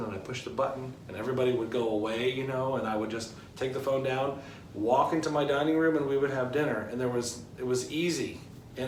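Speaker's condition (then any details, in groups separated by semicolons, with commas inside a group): No condition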